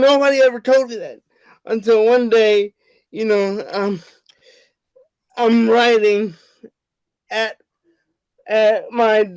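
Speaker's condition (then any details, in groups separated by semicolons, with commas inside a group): Cerebral palsy; wheelchair user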